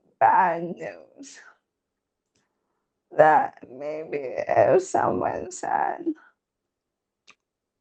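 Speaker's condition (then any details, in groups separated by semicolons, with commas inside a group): ALS; later insufficient oral intake, breathing impacted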